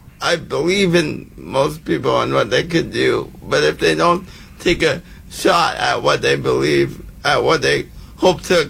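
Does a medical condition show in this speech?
Yes: cerebral palsy; present from birth, physical disability, visible in hand, unable to play mainstream sports as child; improved speaking through Toastmasters and a hired coach, does radio play-by-play, public speaking, TEDx talk.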